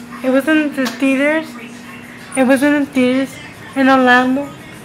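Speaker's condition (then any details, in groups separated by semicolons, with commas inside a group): Cerebral palsy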